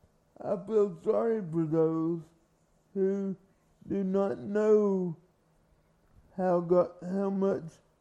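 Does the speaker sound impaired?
Yes: cerebral palsy; from birth.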